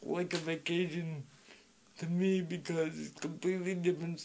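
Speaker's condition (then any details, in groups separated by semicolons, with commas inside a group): Speech impediment; masked poll worker behind plexiglass could not understand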